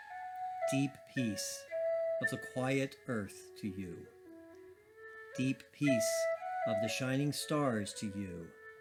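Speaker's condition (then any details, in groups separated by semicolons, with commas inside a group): No condition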